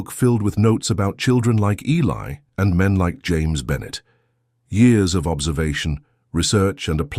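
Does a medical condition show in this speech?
No.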